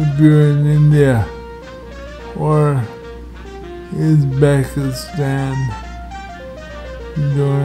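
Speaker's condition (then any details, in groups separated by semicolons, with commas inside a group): Multiple sclerosis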